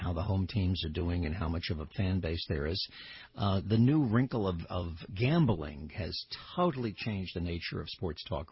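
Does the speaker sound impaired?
No.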